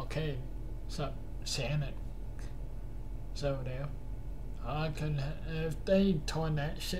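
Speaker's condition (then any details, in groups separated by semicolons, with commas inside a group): Cerebral palsy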